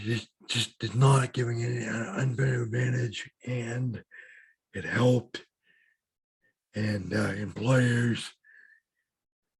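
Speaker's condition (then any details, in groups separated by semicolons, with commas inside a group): Cerebral palsy; needed speech and language therapy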